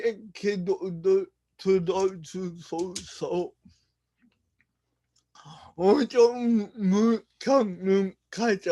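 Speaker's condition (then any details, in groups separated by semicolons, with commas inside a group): Brain lesion disability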